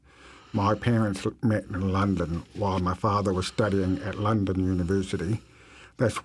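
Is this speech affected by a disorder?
Yes: deafness; diagnosed at 8 years old, attended Atlanta Speech School and Druid Hills High School in America until 16.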